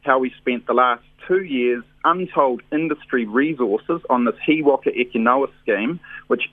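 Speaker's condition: No condition

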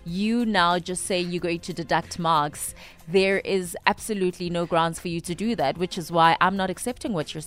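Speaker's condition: No condition

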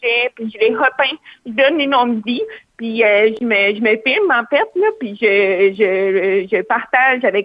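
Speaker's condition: Hearing loss, cochlear implant; hard of hearing, cochlear implant received at age 4, operated very young

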